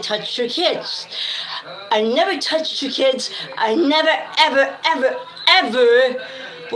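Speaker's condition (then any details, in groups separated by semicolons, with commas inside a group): Cerebral palsy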